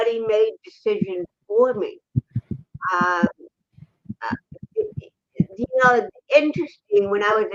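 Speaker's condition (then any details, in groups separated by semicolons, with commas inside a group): Cerebral palsy; present from birth, neck surgery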